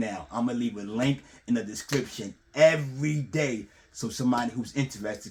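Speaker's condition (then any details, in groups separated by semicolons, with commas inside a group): No condition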